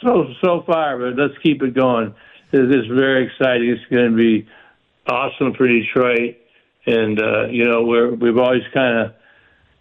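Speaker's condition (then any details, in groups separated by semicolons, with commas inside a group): Parkinson's; stays active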